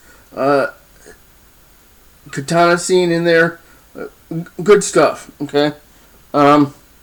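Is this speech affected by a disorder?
Yes: cerebral palsy, spastic diplegia.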